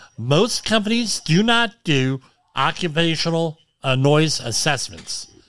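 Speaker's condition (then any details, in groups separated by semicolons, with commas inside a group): Cleft lip and palate; hearing checked this morning, told hearing very good but tinnitus present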